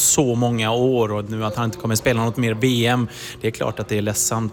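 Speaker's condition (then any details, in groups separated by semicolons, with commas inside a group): No condition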